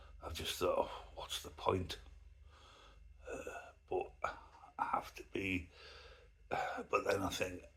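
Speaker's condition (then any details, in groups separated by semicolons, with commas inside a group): Myasthenia gravis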